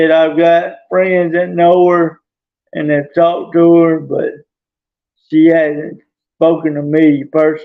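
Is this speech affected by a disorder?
Yes: traumatic brain injury.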